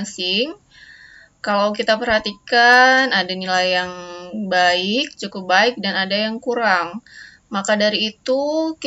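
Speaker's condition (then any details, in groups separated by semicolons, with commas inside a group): No condition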